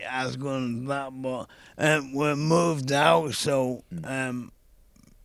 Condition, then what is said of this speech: ALS (motor neuron disease). What I miss is the quick response during banter.